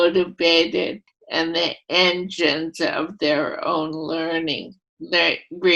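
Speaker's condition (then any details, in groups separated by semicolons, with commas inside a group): Primary lateral sclerosis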